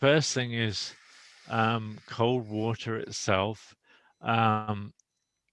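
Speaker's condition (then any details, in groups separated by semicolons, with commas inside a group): Motor neuron disease; hands weak, head-worn pointer, voice recognition; about 18 months since diagnosis, no longer walking; speech a little slow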